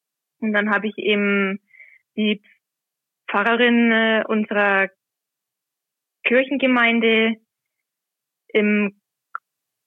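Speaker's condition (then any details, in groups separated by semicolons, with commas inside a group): Stuttering; covert stuttering, first consciously noticed around age 10, hidden until age 21; no longer hiding stuttering, regularly reads Gospel and Epistle aloud in church as lector; reading aloud not stutter-free, anticipates hard words, formerly hid stutter with filler words and word swapping; blocks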